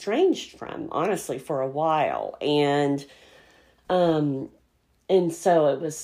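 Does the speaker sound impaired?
Yes: cleft palate; congenital.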